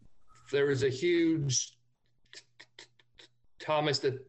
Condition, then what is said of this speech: Stuttering. And so when I have to introduce myself, that's always a big moment of anxiety, just because I know it's going to happen.